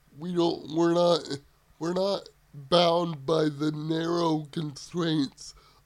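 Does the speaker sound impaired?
Yes: cerebral palsy; wheelchair user.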